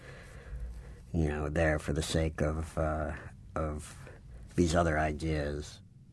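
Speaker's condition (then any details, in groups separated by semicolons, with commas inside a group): Cleft palate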